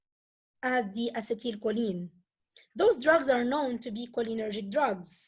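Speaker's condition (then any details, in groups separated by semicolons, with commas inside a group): No condition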